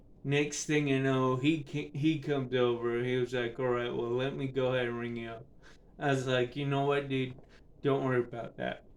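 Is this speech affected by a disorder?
Yes: cerebral palsy; affects speech and balance.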